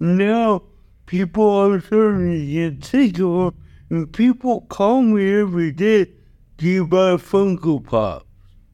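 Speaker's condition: Cerebral palsy

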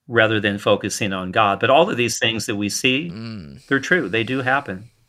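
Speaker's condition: No condition

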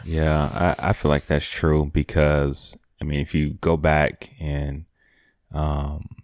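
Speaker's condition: No condition

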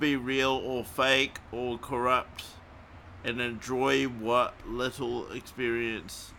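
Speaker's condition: Cerebral palsy; morphine not allowed after it

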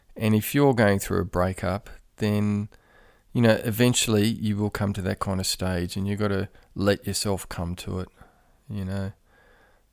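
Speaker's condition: No condition

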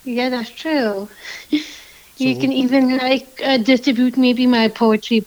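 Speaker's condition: Down syndrome

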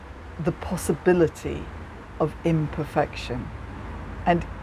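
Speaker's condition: No condition

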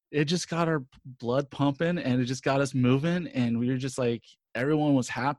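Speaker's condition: No condition

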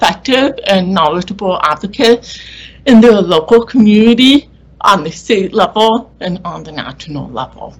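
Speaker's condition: Deaf or hard of hearing; cannot hear boarding announcements at gate

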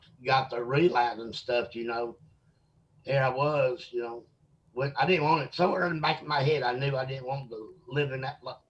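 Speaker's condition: Mosaic Down syndrome; age 56

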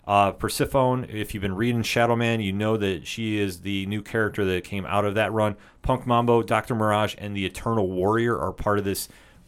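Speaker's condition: No condition

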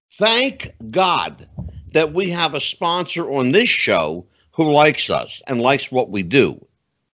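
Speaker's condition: No condition

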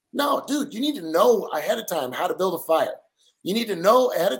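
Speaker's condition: No condition

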